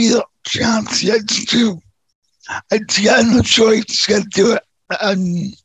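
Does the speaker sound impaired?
Yes: neurofibromatosis type 2; voice shot from brain stem tumor, surgery hoped to improve voice and hearing.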